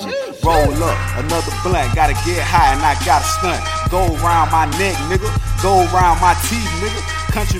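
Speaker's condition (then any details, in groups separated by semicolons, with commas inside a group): No condition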